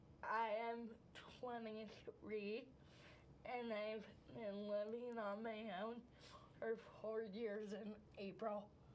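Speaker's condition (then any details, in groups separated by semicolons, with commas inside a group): Cerebral palsy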